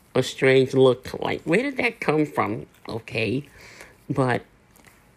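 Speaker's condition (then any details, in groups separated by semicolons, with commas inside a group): Cleft lip and palate; congenital cleft lip and palate, surgically repaired; voice a little raspy early in the morning; cleft lip and palate partly affects how speech sounds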